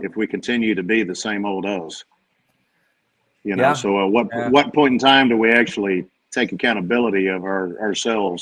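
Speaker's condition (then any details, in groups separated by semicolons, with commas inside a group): No condition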